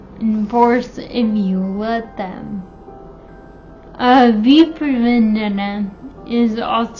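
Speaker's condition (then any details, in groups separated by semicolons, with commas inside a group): Friedreich's ataxia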